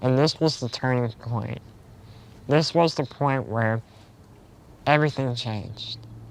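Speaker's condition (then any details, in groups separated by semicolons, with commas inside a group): Spinal muscular atrophy type two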